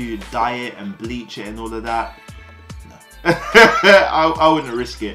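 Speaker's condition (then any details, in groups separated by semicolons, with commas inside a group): No condition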